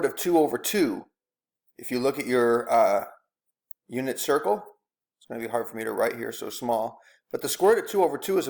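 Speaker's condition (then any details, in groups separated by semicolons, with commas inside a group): No condition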